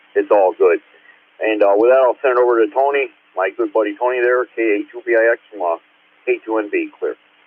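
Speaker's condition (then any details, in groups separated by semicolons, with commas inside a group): No condition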